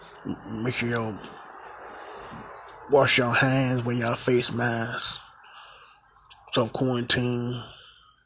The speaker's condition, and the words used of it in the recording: Stuttering. Y'all know I got a speech impediment. But I ain't gonna stop talking